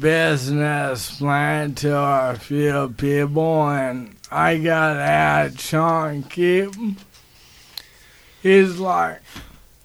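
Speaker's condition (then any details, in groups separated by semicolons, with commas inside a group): ALS; motor neuron disease, onset with speech impairment and right hand weakness; diagnosed about one year ago, needs help getting dressed, cannot tie own shoes; speech impairment noticed before diagnosis, prompted doctor visit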